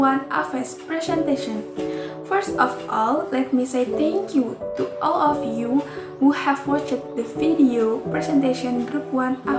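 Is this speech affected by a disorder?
No.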